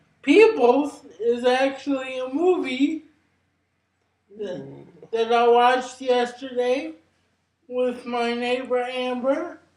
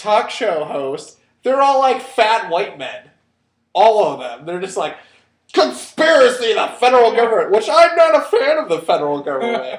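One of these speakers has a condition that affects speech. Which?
The first: cerebral palsy; brain injury.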